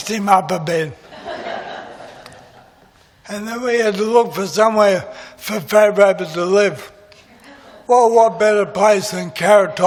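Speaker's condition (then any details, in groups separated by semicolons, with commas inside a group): MND; affects voice, breathing and hands; voice is going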